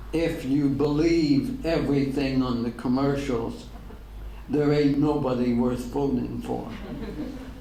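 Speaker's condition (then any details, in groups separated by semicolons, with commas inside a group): ALS; degenerative; diagnosed ten years ago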